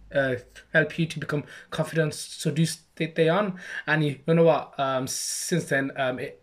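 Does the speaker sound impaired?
Yes: stammer; stammer since childhood, spoke little when young to hide it; age 26, ongoing stammer; struggles to say own name, slow to get out, less stammering with put-on Birmingham accent or exaggerated speech; here prolonged sounds.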